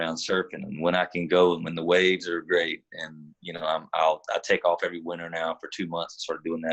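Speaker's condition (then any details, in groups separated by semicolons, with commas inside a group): No condition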